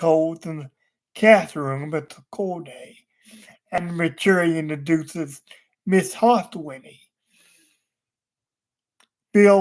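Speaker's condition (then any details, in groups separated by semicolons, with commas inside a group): Cerebral palsy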